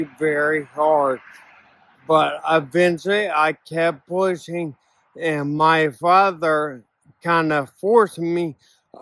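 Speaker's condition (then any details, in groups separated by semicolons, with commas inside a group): Ataxia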